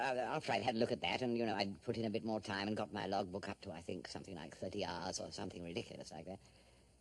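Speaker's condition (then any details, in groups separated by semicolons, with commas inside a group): No condition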